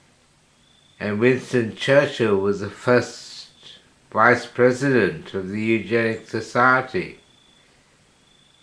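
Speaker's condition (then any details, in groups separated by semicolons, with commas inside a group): Slurred speech from poisoning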